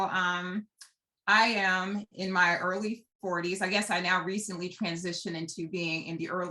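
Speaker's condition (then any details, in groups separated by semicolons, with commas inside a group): No condition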